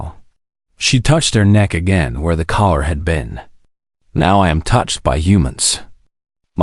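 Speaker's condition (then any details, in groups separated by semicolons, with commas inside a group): No condition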